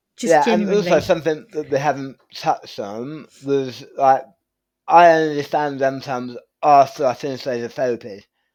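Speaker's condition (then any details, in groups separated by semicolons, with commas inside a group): Tongue cancer surgery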